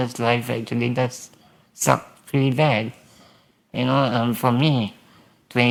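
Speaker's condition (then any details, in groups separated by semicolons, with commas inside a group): Spinal muscular atrophy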